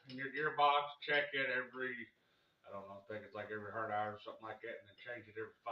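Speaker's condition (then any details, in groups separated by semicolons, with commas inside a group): No condition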